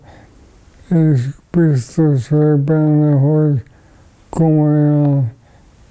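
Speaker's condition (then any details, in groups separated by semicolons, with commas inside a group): ALS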